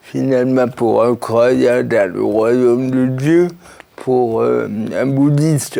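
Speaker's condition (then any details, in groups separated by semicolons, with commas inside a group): Cerebral palsy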